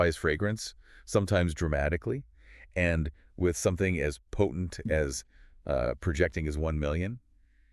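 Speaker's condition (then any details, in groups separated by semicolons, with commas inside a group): No condition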